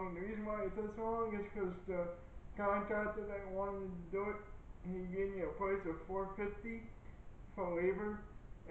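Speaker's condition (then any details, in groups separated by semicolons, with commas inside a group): Cerebral palsy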